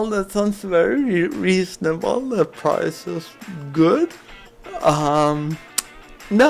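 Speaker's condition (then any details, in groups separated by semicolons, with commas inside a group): Cerebral palsy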